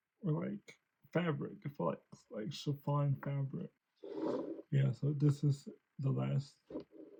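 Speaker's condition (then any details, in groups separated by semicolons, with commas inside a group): Cerebral palsy; since birth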